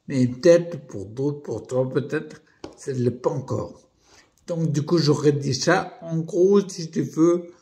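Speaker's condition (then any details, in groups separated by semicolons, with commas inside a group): Primary progressive multiple sclerosis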